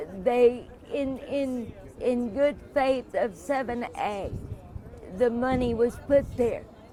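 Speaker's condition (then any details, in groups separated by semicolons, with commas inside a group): Cerebral palsy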